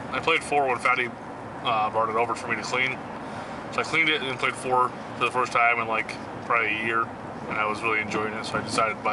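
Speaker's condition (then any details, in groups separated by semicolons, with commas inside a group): No condition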